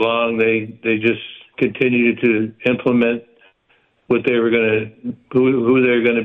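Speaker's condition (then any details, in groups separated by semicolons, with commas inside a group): Parkinson's; stays active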